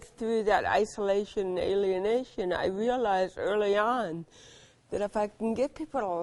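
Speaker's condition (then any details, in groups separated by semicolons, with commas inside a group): Cerebral palsy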